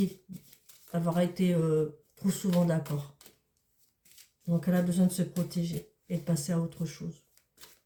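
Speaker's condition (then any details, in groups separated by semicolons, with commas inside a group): No condition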